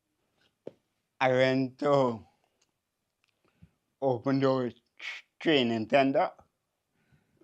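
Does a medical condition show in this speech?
Yes: cerebral palsy.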